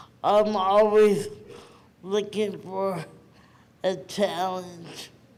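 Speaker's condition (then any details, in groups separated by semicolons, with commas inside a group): Cerebral palsy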